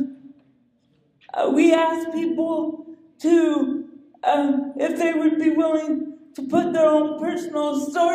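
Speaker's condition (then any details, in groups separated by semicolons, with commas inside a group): Cerebral palsy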